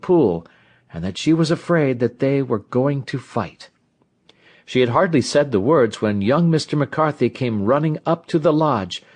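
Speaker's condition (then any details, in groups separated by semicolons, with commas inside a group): No condition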